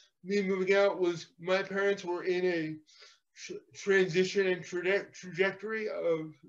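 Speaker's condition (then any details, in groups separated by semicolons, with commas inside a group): Cerebral palsy; physical therapy in childhood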